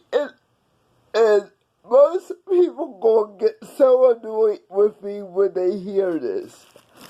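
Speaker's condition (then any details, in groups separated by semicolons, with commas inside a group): Cerebral palsy; several unnoticed strokes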